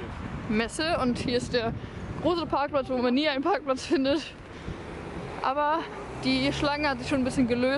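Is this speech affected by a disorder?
No.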